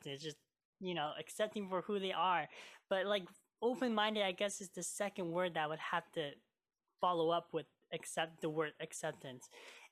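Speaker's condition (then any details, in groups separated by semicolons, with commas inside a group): Cleft lip and palate; lip scar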